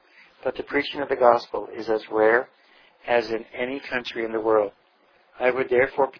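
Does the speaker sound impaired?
No.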